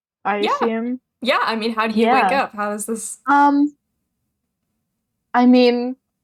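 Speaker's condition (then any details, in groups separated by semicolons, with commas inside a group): No condition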